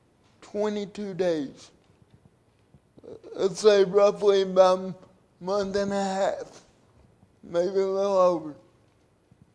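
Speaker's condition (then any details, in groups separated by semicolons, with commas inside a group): Cerebral palsy; from birth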